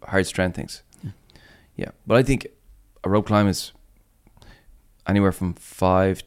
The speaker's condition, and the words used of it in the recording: None; typical speech.